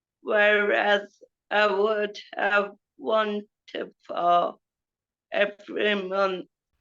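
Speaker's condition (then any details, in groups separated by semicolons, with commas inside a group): Cerebral palsy; affects speech and mobility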